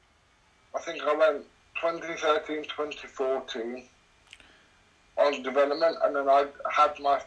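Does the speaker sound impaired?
Yes: cerebral palsy; swimming as early physio.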